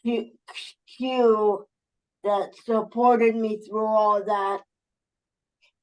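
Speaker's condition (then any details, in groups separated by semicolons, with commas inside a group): Cerebral palsy; uses wheelchair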